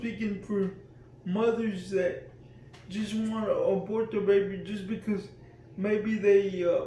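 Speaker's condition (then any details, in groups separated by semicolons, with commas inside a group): Cerebral palsy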